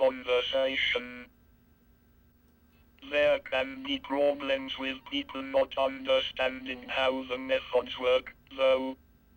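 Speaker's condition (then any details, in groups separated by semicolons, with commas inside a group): Cerebral palsy, speech-generating device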